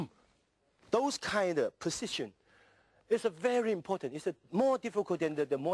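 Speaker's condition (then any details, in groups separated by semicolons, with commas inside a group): No condition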